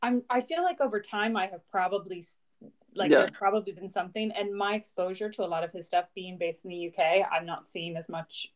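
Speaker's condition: No condition

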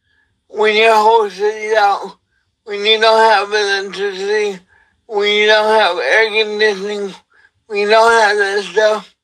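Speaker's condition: Cerebral palsy; cannot play traditional sports

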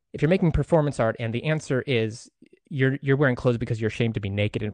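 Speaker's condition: No condition

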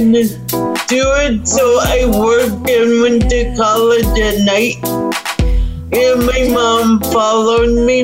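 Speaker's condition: Cerebral palsy, spastic quadriplegia; neck muscles still coordinate for speech, can still speak

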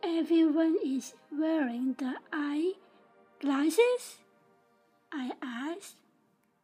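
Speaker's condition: Down syndrome; developmental disability

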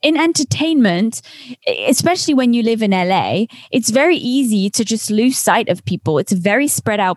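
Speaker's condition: No condition

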